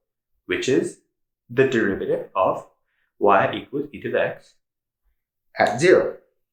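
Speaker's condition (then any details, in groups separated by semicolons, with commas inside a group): No condition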